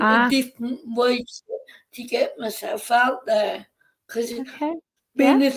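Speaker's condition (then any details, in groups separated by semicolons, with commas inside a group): Cerebral palsy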